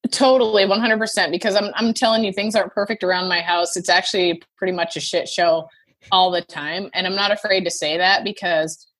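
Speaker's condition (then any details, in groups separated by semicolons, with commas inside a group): No condition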